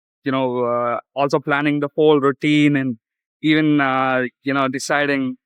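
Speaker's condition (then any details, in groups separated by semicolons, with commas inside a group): No condition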